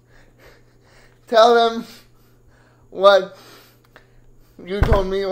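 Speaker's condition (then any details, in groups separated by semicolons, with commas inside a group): Cerebral palsy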